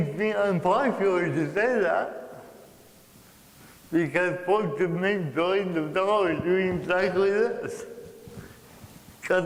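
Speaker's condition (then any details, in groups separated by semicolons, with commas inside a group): Cerebral palsy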